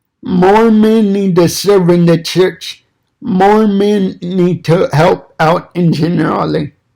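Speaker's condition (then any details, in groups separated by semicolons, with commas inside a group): Cerebral palsy; fine motor impairment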